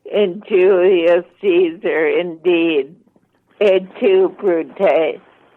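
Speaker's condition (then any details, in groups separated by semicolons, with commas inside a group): ALS, mild; voice slightly impaired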